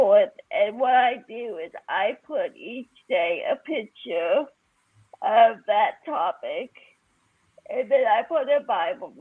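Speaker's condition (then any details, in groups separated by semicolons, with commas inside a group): Cerebral palsy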